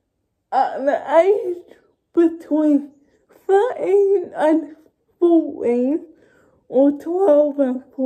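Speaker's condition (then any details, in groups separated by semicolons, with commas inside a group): Cerebral palsy; uses feeding aid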